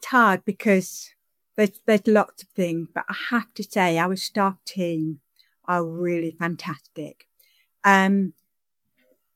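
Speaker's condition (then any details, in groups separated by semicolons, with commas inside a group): Deafness; sign-supported English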